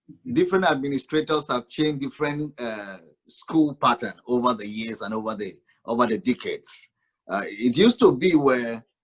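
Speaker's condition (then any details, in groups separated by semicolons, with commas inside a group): No condition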